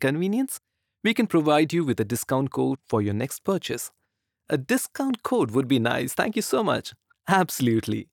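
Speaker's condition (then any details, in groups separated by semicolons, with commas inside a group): No condition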